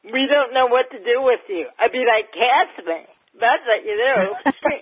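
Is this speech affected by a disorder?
Yes: cerebral palsy, mild; mildly affects speech.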